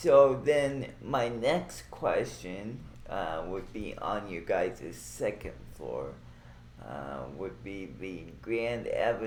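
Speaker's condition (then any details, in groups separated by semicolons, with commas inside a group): Cerebral palsy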